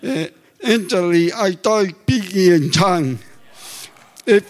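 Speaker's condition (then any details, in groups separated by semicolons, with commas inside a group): Deafness; comfortable speaking and using own voice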